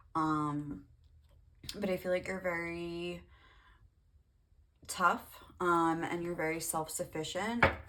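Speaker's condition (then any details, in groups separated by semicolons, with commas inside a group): No condition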